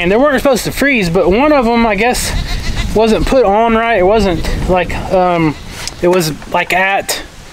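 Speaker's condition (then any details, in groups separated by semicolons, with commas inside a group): No condition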